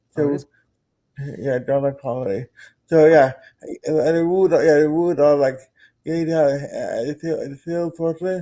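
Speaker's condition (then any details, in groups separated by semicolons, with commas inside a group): Cerebral palsy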